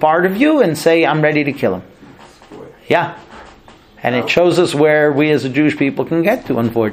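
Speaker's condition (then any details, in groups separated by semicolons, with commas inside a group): No condition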